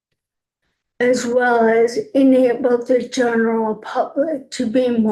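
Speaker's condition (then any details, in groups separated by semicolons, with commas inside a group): ALS; diagnosed about 3 years ago, legs weakening; voice obviously deteriorating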